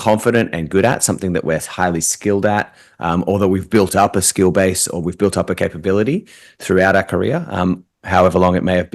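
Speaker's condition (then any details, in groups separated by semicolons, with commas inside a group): No condition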